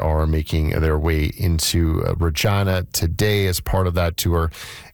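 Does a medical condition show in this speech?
No.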